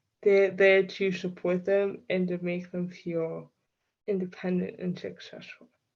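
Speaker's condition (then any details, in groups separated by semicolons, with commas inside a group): Cerebral palsy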